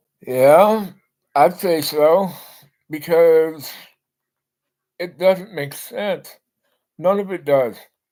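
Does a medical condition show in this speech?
Yes: Parkinson's; speech impediment.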